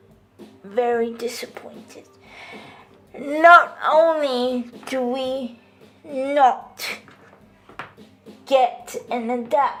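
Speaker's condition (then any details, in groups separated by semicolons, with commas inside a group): Cerebral palsy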